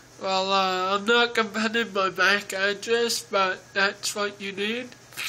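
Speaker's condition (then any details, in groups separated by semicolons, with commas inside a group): Cerebral palsy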